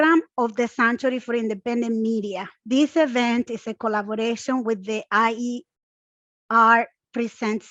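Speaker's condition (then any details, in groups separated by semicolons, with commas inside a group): No condition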